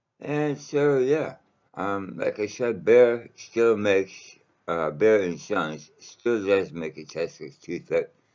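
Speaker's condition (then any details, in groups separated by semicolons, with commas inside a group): Mouth cancer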